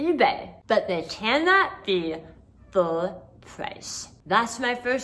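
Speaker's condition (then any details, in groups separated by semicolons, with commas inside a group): Hemi-glossectomy for oral cancer; hemiglossectomy for oral cancer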